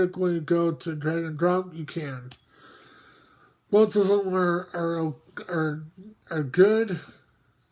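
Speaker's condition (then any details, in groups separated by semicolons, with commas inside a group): Mobius syndrome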